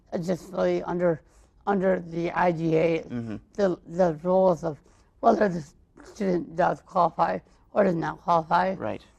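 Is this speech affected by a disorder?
Yes: cerebral palsy, mild.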